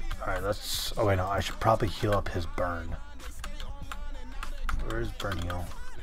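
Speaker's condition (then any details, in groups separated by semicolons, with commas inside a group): No condition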